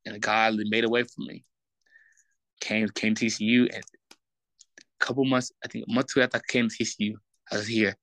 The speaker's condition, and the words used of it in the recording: Stuttering. Like I, I, I have stuttering problems. Might not be as bad as I used to be, but I have stuttering problems.